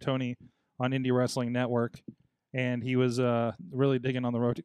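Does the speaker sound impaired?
No.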